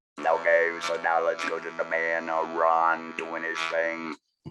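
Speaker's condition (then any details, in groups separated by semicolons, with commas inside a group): Laryngectomy; laryngectomy after cancer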